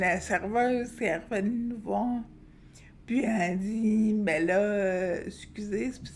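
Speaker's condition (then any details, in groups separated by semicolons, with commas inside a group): Friedreich's ataxia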